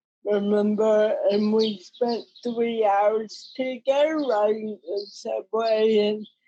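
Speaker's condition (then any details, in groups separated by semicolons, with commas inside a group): Cerebral palsy; mild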